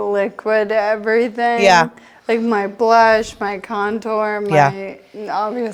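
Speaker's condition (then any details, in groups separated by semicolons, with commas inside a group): Friedreich's ataxia; progressive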